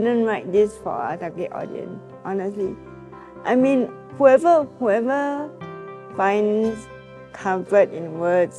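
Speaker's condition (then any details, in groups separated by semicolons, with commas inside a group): Cerebral palsy; present from birth; swallowing very hard in past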